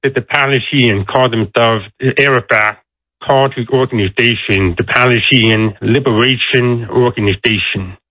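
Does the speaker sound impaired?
Yes: deafness; deaf accent.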